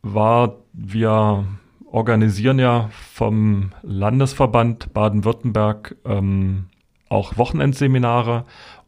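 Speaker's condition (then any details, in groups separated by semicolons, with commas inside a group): No condition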